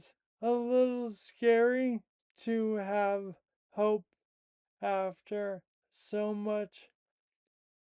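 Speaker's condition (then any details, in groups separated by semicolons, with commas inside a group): Primary lateral sclerosis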